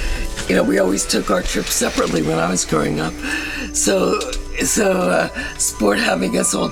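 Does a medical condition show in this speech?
Yes: paralyzed vocal cord; vocal cord paralysis caused by surgeon's botched operation, former singer, lost singing voice; voice sounds like in an echo chamber, may sound as if needing cough drop.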